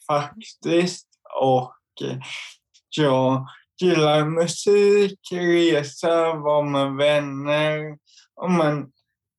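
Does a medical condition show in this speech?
Yes: cerebral palsy; motor skills and balance affected.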